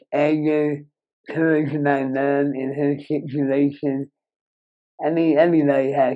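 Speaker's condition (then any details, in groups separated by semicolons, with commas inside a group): Moebius syndrome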